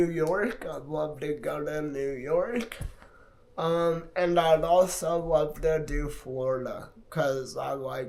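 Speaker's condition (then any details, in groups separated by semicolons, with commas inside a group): Multiple sclerosis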